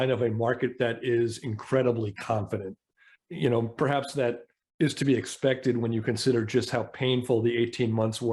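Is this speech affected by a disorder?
No.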